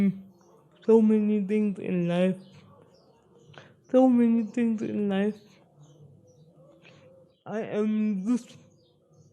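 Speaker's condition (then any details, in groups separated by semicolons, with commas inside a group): Spastic cerebral palsy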